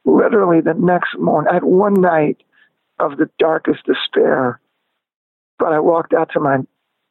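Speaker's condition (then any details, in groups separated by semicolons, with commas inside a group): Spasmodic dysphonia; gradual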